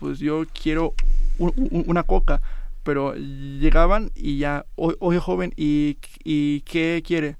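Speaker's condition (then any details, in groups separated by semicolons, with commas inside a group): Stuttering; covert stuttering noticed around age 11 to 12, sought psychiatrists, black magic, then programa Maguire; three-day intensive with breathing techniques, still stutters, working toward full control; formerly hid with word substitution, tricks, evasions, fillers, worse under tension, now uses technique; repeated sounds, prolonged sounds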